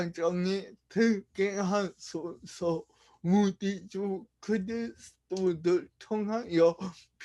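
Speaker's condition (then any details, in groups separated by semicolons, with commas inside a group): Brain lesion disability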